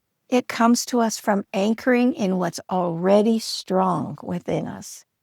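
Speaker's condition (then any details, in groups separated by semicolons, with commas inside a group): No condition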